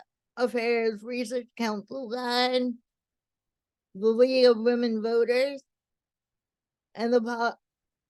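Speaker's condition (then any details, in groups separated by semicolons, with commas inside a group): Cerebral palsy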